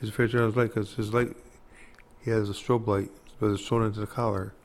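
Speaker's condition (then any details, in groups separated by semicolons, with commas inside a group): Parkinson's disease; hard time walking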